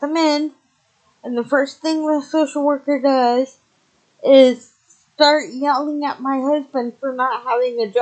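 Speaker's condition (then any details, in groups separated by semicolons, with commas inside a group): Cerebral palsy, spastic, severe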